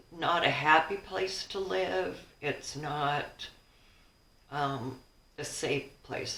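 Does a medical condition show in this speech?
Yes: ALS; implanted port; weak cough, swallowing problems, throat spasms, voice starting to quiver.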